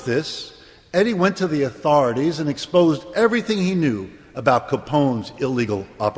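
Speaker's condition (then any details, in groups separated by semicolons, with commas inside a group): No condition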